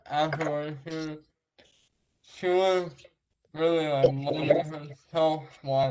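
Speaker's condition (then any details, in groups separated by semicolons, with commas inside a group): Traumatic brain injury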